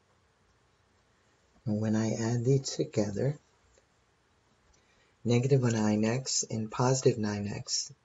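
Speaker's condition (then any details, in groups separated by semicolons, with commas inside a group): No condition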